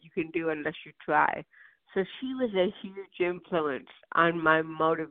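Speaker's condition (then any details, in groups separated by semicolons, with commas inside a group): Cerebral palsy; birth onset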